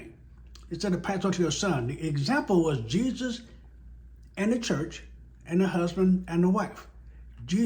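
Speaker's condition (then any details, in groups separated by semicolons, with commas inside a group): No condition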